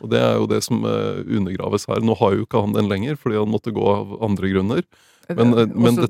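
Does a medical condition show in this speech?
No.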